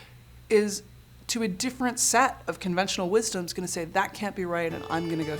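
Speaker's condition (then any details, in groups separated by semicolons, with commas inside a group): No condition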